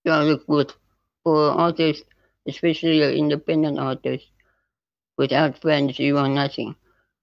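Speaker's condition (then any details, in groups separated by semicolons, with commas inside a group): Spinal muscular atrophy type 2; neuromuscular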